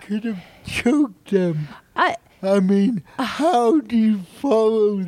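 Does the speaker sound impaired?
Yes: cerebral palsy; from birth, brain injury disrupting messages between brain and body, therapy in childhood; no medication.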